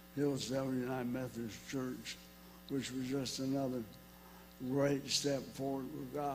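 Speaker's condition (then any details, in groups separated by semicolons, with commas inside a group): ALS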